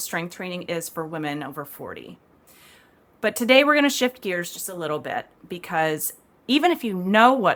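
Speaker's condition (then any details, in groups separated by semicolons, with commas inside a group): No condition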